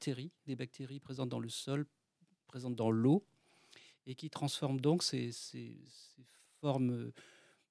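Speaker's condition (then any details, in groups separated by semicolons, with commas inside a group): No condition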